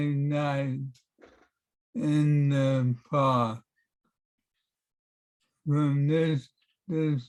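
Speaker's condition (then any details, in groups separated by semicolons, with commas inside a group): Parkinson's; affects handwriting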